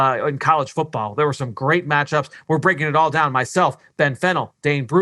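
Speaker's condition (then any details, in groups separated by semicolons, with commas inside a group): No condition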